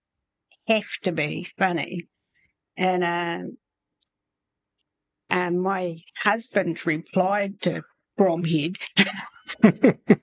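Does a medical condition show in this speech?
Yes: aphasia after stroke; aphasia from stroke during brain surgery a couple of years ago; some aphasia; may lose words, word-finding difficulty.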